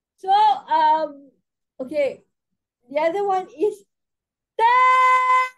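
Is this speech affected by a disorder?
Yes: cerebral palsy spastic quadriplegia.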